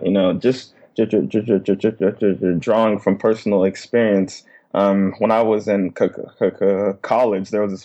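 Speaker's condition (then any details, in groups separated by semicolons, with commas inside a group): Stuttering; stuttering since very young age, covert stuttering through high school, sought help in college; pauses and breaks in speech due to stuttering, disfluent moments; parental pressure to control stuttering led to slower speech, more pausing; repeated sounds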